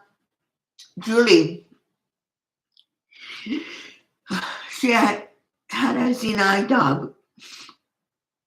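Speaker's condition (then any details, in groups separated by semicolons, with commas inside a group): Cerebral palsy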